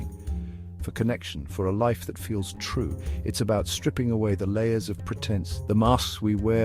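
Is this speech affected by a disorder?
No.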